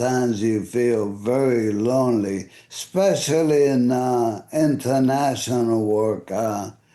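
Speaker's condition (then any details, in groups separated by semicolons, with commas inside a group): ALS; voice affected and fading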